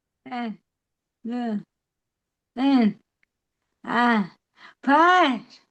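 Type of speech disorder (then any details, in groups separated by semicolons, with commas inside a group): Dysarthria; motor neuron disease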